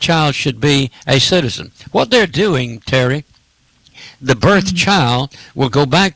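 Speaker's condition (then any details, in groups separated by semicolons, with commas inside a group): No condition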